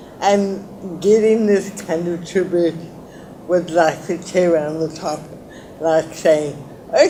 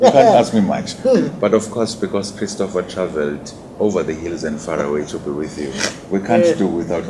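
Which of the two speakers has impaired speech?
The first: cerebral palsy; lifelong; walks and runs, completed full marathon.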